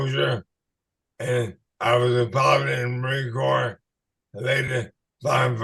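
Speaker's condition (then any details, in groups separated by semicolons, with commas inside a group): ALS/MND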